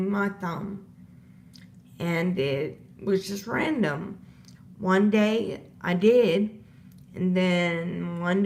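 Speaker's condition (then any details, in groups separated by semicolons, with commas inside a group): Disability causing slurred speech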